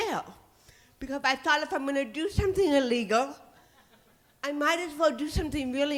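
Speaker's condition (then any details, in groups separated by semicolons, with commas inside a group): Cerebral palsy; titanium neck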